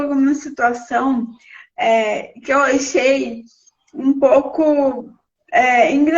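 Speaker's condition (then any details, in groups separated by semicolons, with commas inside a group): Cerebral palsy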